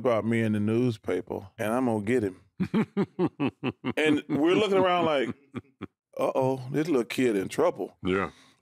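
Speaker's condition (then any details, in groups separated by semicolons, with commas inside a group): No condition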